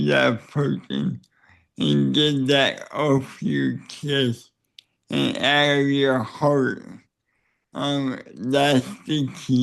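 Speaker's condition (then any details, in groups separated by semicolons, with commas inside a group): Cerebral palsy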